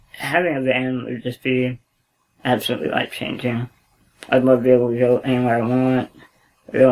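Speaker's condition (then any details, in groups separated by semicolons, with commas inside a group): Spinal muscular atrophy; scoliosis, wheelchair user; progressive, needs wheelchair-accessible van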